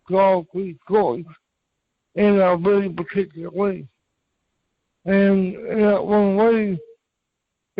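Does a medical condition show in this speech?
Yes: cerebral palsy; from birth.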